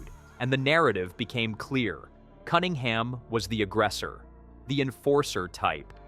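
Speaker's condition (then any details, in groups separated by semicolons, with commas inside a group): No condition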